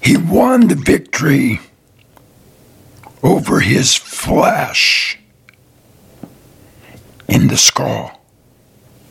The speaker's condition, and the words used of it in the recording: Laryngectomy. Knew it probably wasn't ideal for me because of the way I speak.